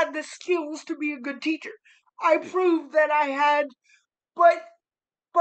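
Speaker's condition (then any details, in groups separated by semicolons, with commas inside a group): Cerebral palsy; spastic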